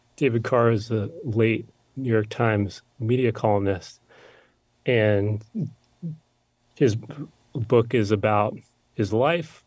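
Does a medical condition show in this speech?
Yes: stutter; long hidden; still stutters, no cure; blocking, no stuttering when singing; here prolonged sounds.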